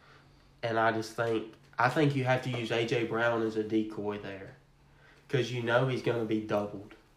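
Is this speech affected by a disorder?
No.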